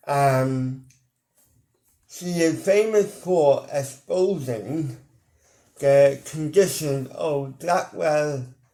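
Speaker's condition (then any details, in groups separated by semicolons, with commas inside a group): Cerebral palsy, ataxic, mild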